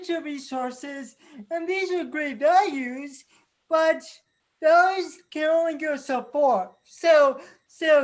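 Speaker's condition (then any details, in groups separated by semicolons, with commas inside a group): Cerebral palsy; from birth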